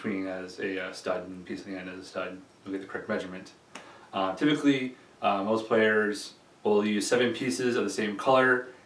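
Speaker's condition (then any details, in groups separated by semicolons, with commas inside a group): No condition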